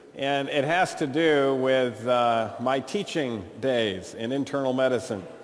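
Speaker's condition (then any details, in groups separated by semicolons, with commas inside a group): No condition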